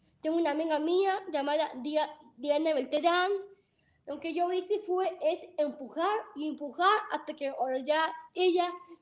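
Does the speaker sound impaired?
Yes: Down syndrome; about 21 years since birth, ongoing therapies.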